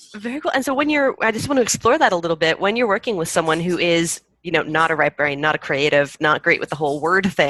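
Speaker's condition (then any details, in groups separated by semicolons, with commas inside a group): No condition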